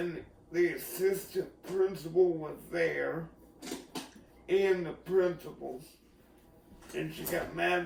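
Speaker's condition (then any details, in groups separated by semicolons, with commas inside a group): Cerebral palsy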